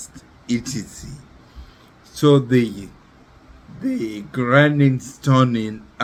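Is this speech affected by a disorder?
Yes: neurological disease.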